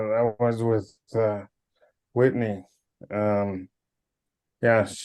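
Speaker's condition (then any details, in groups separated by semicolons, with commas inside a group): Cerebral palsy; power wheelchair since childhood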